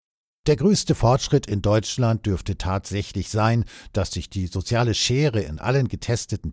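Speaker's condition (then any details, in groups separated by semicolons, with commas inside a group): No condition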